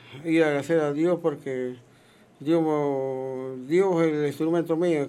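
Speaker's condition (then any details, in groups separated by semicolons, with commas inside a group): Parkinson's disease; onset 15 years ago, treated 5 years, earlier whole-body tremor, could not walk or eat, walker; no tremor now, Levocar one daily, treated by Dr. Michile of Buenos Aires, long-distance cycling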